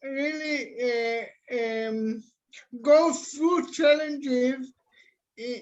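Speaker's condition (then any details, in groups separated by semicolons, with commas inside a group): Cerebral palsy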